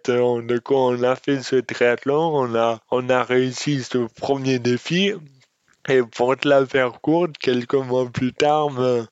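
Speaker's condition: Dystonia; congenital

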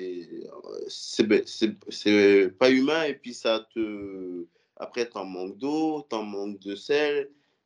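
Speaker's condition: Stuttering; never a problem for him, volunteers to speak to media; occasional stutter audible during interview; occasional mild stutter; repeated sounds

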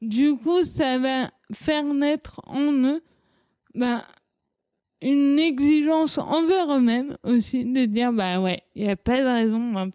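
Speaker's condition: Cerebral palsy; childhood speech

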